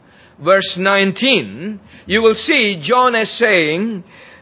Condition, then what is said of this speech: None; typical speech.